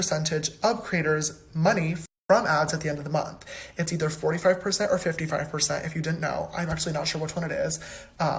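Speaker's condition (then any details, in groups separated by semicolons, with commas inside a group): No condition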